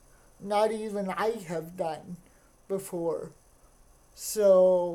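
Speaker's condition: Cerebral palsy; wheelchair user

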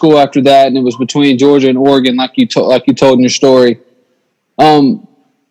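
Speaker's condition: No condition

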